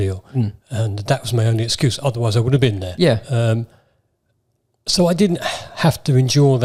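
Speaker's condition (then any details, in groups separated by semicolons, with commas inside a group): No condition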